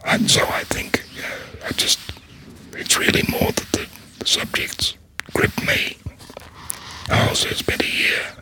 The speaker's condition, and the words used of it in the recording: Laryngectomy. Yeah, I mean, it's quiet because the larynx has been removed.